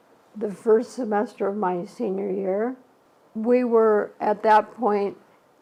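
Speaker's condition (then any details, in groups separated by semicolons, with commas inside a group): ALS; shortly after diagnosis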